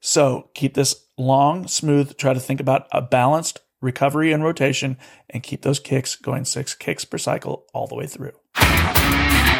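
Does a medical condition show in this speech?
No.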